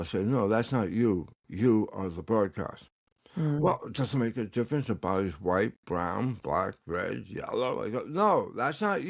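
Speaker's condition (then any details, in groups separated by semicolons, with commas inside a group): Tongue cancer; recovering, tongue exercises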